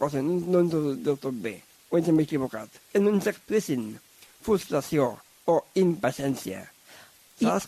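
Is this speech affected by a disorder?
Yes: Down syndrome; extra chromosome, different learning pace.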